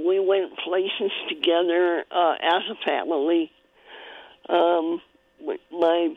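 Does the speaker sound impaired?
Yes: cleft palate; congenital cleft palate, born with it; in early childhood had to be fed with a spoon.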